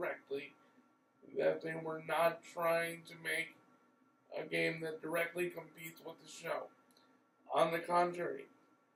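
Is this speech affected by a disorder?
Yes: cerebral palsy.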